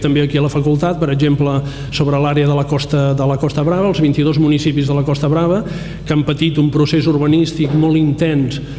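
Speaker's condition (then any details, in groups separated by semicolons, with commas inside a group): No condition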